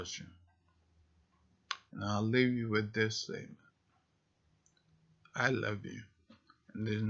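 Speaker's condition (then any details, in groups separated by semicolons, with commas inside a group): Multiple sclerosis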